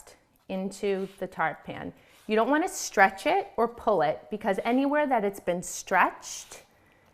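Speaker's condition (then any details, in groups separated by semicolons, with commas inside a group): No condition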